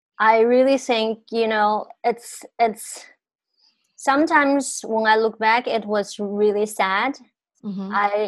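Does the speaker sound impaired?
Yes: stuttering; onset around age 5 to 6 in China, only family member who stutters; not severe at onset, much worse after eighth-grade bullying, unable to tell stories, blocks, repetitions, hidden; here repeated words, prolonged sounds.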